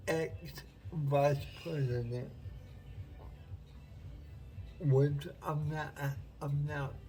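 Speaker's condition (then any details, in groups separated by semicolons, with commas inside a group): Cerebral palsy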